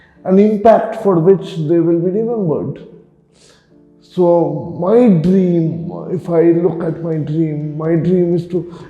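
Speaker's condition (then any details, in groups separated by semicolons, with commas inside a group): Cerebral palsy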